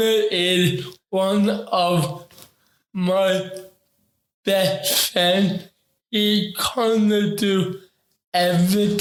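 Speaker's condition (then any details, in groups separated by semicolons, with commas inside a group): Ataxic cerebral palsy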